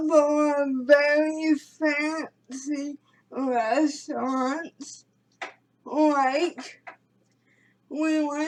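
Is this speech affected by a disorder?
Yes: cerebral palsy; premature birth.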